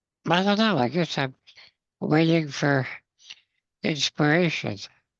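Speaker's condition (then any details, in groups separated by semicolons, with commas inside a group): Spinal muscular atrophy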